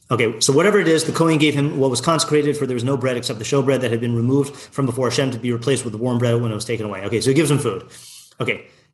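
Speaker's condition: No condition

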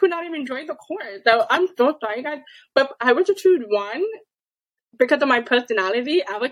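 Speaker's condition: Deafness, hard of hearing

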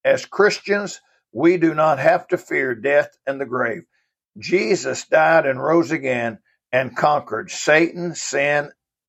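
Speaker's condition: No condition

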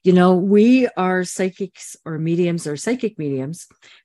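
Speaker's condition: No condition

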